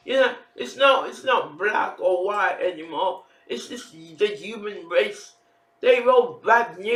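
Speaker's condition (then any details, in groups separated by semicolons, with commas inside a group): Facial palsy; can barely hear own speech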